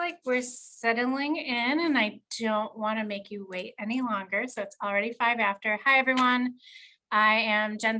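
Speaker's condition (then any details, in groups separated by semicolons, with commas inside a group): No condition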